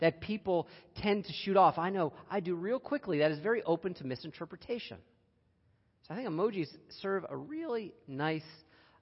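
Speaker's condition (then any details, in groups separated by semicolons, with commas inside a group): No condition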